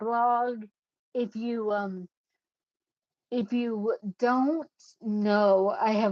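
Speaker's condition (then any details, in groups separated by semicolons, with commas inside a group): Cerebellar ataxia; caused by brain bleed, unsteady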